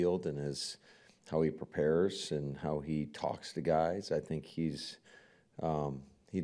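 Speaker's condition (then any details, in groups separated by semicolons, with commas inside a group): No condition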